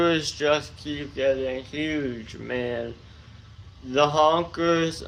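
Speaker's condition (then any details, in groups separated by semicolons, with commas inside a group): Tongue cancer surgery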